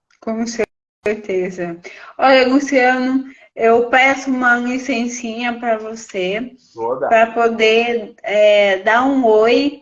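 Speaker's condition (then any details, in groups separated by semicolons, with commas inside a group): Cerebral palsy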